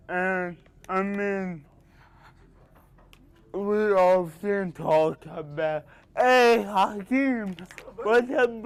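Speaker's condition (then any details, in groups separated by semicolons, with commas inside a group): Cerebral palsy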